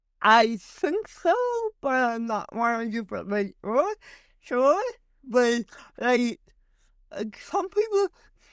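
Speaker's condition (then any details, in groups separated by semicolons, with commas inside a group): Cerebral palsy; stutters heavily when talking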